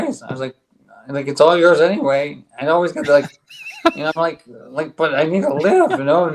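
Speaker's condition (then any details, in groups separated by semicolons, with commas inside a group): ALS; on drug, stronger bite, speaks better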